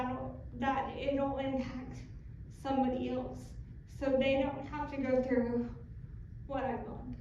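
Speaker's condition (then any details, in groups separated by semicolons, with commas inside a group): Cerebral palsy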